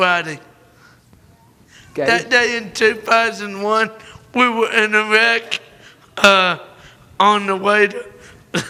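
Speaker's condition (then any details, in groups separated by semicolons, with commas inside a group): Cerebral palsy; born premature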